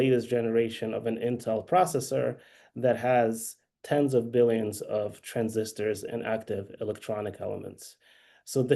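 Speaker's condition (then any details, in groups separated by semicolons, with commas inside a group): No condition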